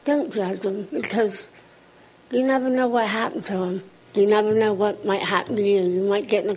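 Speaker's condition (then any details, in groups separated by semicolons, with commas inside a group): Tracheostomy after facial gunshot injury; shotgun blast to face 5 years ago, nose, upper jaw, palate lost, Cleveland Clinic face transplant; tracheostomy tube still in, removal planned soon, breathes through nose, eats solid food, drinks from cup; great effort needed to speak, speaking difficult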